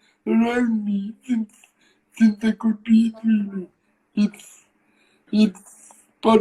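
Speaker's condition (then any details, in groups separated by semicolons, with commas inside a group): Cerebral palsy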